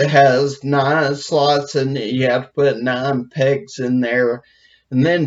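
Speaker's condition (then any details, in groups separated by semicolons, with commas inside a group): Brain injury; speech affected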